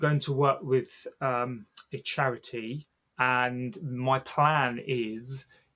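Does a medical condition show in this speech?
Yes: stammer; long hidden even from wife and kids, became quite unwell with it last year; speaking on podcast with stammer, says speaking here has taken a lot; has always fought to be able to speak; here prolonged sounds.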